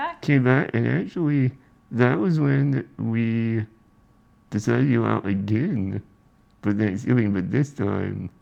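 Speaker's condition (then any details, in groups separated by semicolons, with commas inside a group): Spinal muscular atrophy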